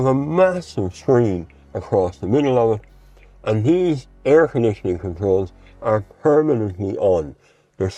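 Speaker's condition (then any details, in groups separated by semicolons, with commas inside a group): Mouth cancer surgery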